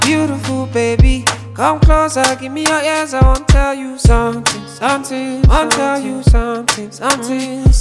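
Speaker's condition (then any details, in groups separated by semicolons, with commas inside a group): No condition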